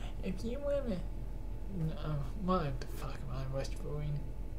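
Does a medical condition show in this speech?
Yes: cerebral palsy.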